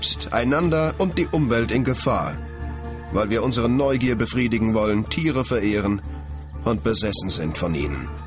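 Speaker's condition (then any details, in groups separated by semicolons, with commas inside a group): No condition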